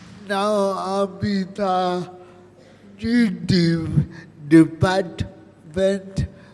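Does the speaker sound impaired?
Yes: cerebral palsy; present from birth; about 34 years since onset.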